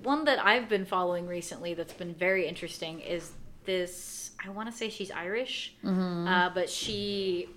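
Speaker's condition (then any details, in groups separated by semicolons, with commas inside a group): No condition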